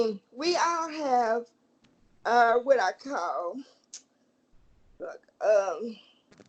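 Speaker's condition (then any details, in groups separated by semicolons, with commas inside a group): Cerebral palsy; all four limbs, uses wheelchair, baclofen pump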